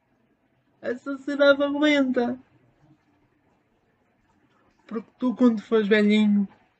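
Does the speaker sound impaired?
Yes: spastic cerebral palsy; spastic motor type.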